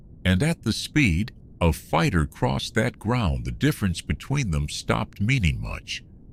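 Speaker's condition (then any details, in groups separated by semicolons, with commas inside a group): No condition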